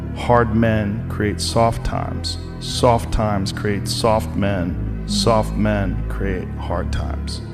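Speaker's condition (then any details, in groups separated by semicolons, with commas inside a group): No condition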